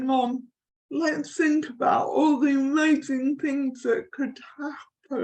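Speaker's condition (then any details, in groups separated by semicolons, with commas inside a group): Cerebral palsy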